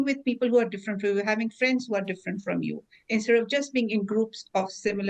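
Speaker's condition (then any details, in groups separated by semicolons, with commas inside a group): No condition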